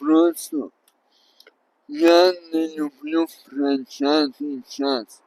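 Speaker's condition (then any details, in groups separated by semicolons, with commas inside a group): Traumatic brain injury; car crash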